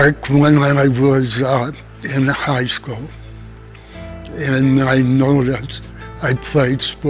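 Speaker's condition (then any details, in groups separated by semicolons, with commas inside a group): Essential tremor; deep brain stimulation, thalamus; over 40 years, worsening, medications failed, stimulation nearly eliminates tremor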